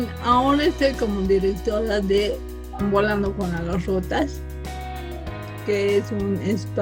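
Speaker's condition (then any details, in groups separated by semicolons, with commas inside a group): Cerebral palsy from birth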